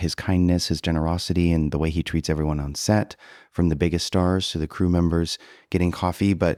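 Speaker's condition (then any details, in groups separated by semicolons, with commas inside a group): No condition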